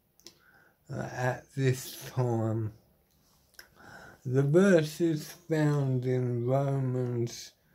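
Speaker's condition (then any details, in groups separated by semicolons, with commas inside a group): Motor neuron disease; terminal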